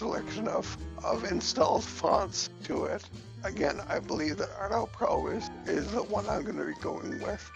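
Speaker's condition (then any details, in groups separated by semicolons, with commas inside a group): Cerebellar ataxia from brain tumour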